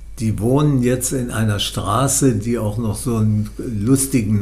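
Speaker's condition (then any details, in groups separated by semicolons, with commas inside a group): Parkinson's disease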